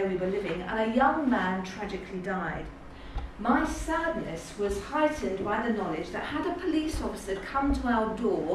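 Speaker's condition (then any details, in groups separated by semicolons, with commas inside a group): No condition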